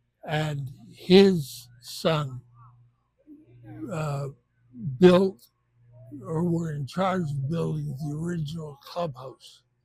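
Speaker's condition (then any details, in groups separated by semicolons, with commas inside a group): Benign essential tremor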